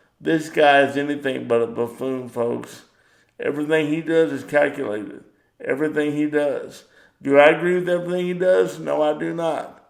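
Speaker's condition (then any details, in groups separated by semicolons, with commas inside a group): Cerebral palsy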